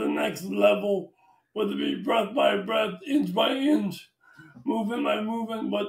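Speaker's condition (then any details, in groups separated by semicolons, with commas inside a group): Traumatic brain injury; initially expected never to speak or eat, now speaks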